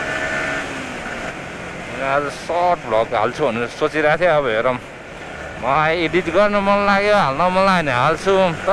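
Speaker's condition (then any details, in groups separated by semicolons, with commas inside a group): No condition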